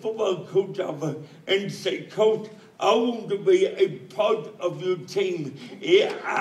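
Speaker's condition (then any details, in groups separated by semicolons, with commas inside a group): Cerebral palsy; speech still sounds atypical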